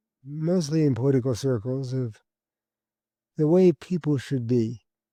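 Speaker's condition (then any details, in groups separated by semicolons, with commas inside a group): Cerebral palsy; born premature, unable to walk in early childhood; about 71 years since diagnosis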